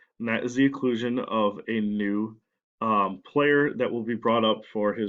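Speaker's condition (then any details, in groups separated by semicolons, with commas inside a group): No condition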